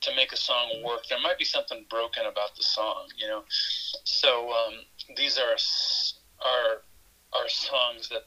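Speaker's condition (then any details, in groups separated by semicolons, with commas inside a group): Stuttering; stuttering since childhood, not healed; pretty fluent in this conversation, nerves may add to stutter; fluency varies, at times can hardly get words out, stuttered horribly through Coffee Hag show, Mankato; repeated words, prolonged sounds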